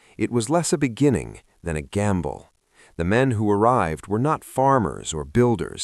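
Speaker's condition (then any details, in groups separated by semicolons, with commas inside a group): No condition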